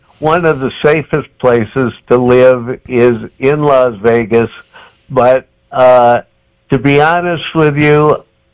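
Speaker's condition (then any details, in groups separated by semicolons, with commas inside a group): Cerebral palsy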